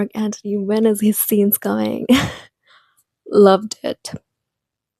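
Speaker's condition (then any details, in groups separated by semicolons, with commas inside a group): No condition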